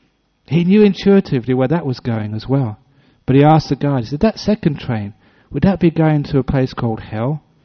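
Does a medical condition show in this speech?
No.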